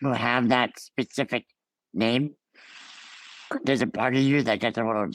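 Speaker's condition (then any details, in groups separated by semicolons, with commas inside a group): Ullrich congenital muscular dystrophy; from birth, diagnosed at 4, Ullrich found at 25 by DNA test; scoliosis surgery at 14 nearly fatal, stopped breathing 2 minutes six weeks later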